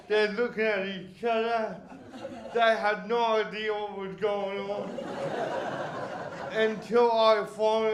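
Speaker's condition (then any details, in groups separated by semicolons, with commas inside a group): Cerebral palsy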